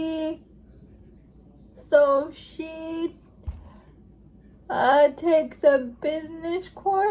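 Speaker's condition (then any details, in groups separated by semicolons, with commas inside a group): Cerebral palsy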